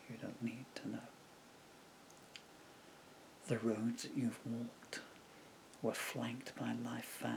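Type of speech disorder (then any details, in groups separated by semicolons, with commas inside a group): Bulbar dysarthria; progressive bulbar palsy (MND)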